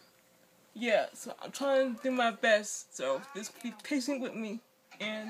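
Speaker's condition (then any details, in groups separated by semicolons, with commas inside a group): Speech impairment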